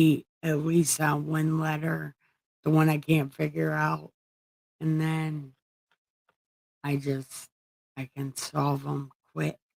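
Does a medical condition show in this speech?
Yes: brain injury; brain surgery.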